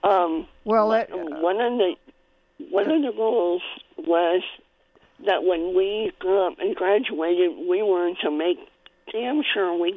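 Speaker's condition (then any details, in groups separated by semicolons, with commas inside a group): Cleft palate; congenital cleft palate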